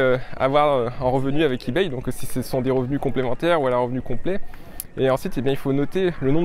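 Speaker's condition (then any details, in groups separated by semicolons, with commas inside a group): No condition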